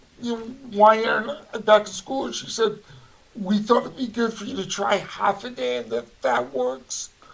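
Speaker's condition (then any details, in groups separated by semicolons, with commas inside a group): Cerebral palsy; from birth, brain damage, limbs affected, power wheelchair; voice affected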